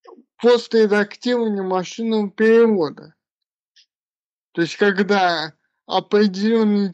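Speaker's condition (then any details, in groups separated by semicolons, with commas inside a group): Cerebral palsy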